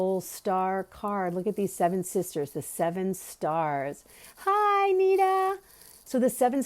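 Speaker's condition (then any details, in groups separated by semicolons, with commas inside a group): No condition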